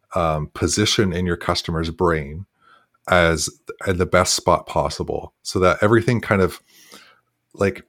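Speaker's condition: No condition

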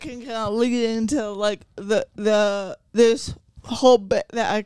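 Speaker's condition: Cerebral palsy

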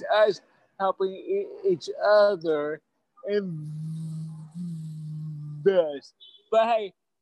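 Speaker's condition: Stuttering; stutter since at least college years, once severe, stuttered every word of first talk at OU campus ministry; stutters less than in earlier years; milder now, still stutters; prolonged sounds, blocks

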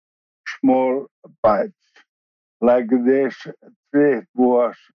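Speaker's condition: ALS; initially diagnosed bulbar-onset, later reclassified as regular form, wheelchair user; very slow progression, many years since diagnosis; slurred or slowed speech

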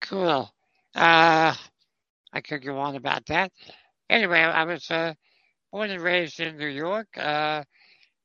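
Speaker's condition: Spinal muscular atrophy type 2; congenital, never walked or stood, lifelong wheelchair user, could not type or use computer fast enough; about 60 years since onset, uses Dragon voice to text

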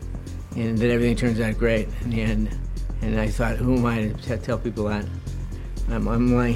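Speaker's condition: Parkinson's disease; young onset Parkinson's, diagnosed at 29, about 30 years with disease, spinal tumor surgery, relearned walking; fall shattered arm after spinal surgery

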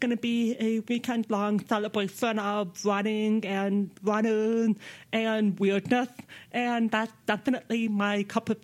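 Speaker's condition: Deafness; friend read interviewers' questions during interview, interviewers' voices dubbed in later; speaks with own voice

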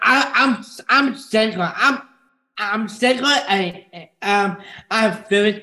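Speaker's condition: Down syndrome; unable to talk when young; nonverbal in childhood, used sign language and communication device, now speaks publicly

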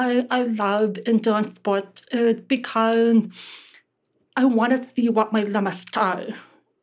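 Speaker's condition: Deafness; relies on lip reading

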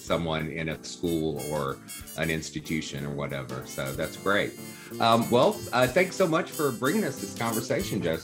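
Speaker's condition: No condition

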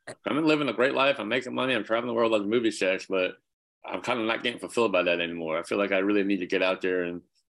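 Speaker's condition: Cleft palate, severe

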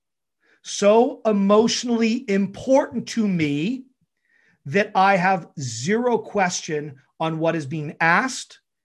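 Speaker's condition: No condition

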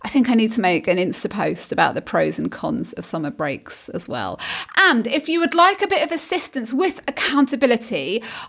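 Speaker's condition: No condition

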